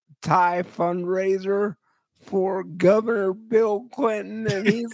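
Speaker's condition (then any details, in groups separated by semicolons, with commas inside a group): Cerebral palsy; trouble focusing eyes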